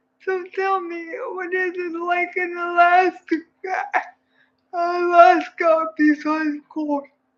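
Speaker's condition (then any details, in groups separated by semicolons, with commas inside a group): Cerebral palsy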